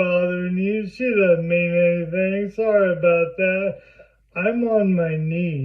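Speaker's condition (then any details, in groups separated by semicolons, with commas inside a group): Primary lateral sclerosis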